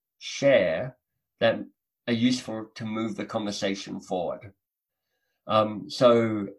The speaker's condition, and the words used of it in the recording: Cleft palate. So I've got this kind of what I would consider a minor form of, I'm not sure what the language is.